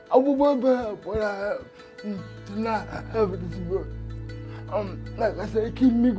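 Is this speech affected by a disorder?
Yes: cerebral palsy; from birth.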